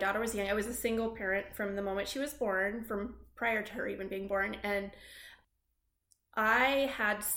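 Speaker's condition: No condition

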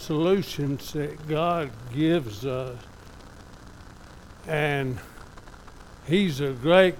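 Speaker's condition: ALS; somewhat affected, evident today

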